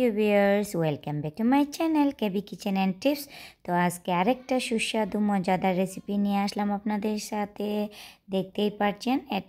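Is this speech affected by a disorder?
No.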